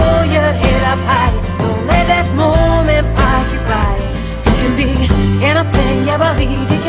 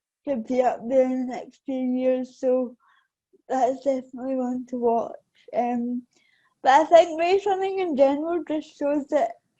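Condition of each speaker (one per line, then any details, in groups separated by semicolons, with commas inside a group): No condition
Cerebral palsy; affects balance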